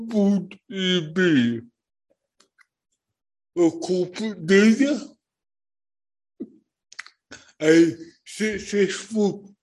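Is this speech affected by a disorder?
Yes: cerebral palsy; speech impediment, first 5 minutes hardest to follow, listeners get used to it, transcript provided.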